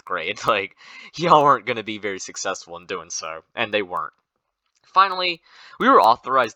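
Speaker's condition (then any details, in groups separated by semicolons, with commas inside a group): No condition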